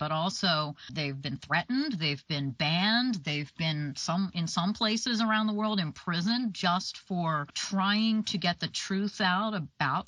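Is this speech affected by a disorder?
No.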